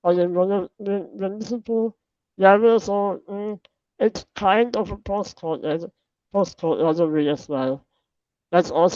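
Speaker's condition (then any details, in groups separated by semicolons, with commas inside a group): Spinal muscular atrophy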